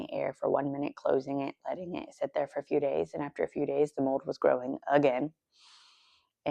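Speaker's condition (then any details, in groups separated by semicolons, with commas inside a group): No condition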